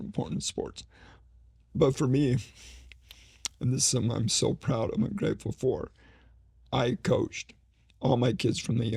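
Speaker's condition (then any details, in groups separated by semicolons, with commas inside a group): ALS; slowly progressing form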